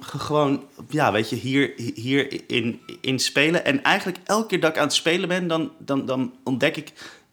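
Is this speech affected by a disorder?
Yes: stuttering; ongoing, delayed starting podcast; interviewed on own podcast by girlfriend, stuttering still present; frequent whole-word repetitions, many fillers like eh and ehm; here repeated sounds, repeated words.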